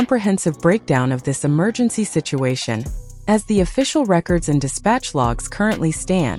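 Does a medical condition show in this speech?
No.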